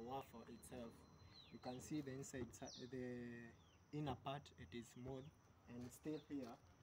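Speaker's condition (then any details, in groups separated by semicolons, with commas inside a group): No condition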